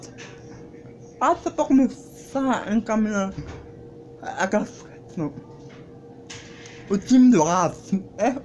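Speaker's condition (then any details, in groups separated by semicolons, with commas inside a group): Cerebral palsy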